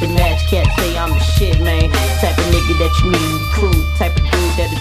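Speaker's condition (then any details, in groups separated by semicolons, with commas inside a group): No condition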